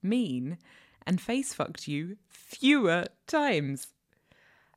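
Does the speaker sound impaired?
No.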